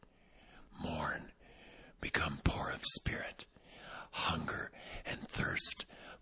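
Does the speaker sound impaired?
Yes: vocal cord paralysis, unilateral.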